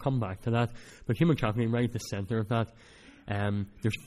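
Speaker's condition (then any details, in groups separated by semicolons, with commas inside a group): Cleft palate; speech not that clear at times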